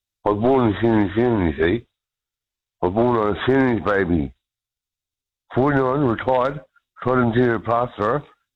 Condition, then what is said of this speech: Brain injury. Mate, I'm having a little bit of trouble understanding you.